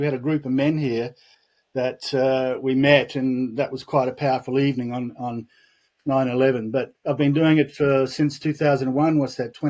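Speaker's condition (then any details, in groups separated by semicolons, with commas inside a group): No condition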